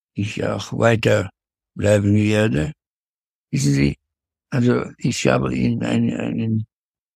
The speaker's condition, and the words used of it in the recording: Parkinson's disease. Ich habe ich hab das Wort vergessen.